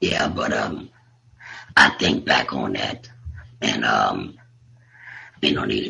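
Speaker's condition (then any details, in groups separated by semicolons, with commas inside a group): Laryngectomy; total laryngectomy for tumor by voice box, after failed six weeks chemo and radiation; voice deeper and raspy before diagnosis, only one or two words after surgery, improving with therapy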